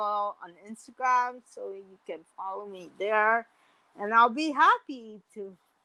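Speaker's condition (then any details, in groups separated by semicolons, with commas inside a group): Mild cerebral palsy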